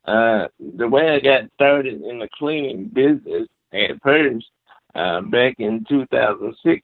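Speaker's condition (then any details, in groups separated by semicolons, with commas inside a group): Cerebral palsy; confined to wheelchair; speech sounds drunk or high to listeners, explains this upfront when phoning people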